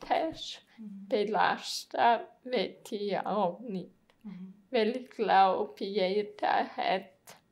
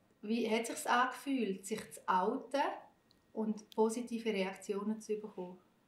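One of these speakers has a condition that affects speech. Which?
The first: multiple sclerosis; autoimmune disease; onset about 14 years ago, needs help from others.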